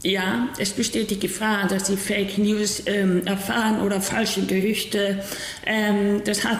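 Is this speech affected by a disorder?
Yes: deaf since birth, cochlear implant, congenital; deaf from birth, cochlear implant since age six; uses both spoken German and German Sign Language.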